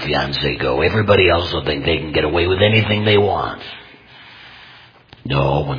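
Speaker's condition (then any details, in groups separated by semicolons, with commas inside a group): Total laryngectomy; no pain speaking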